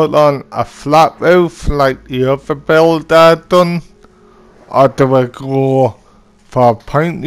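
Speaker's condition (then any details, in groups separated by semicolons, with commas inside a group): Cerebral ataxia; from birth, wheelchair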